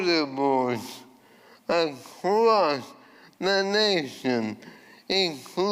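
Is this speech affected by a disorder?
Yes: ALS; voice changed from earlier resonant voice.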